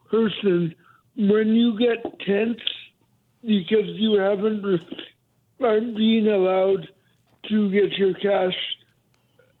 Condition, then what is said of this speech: Cerebral palsy. So anybody that is tense has a heightened voice, and with my speech impediment, my voice is even more heightened.